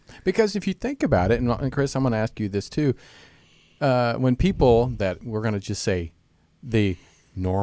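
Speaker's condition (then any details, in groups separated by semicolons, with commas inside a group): No condition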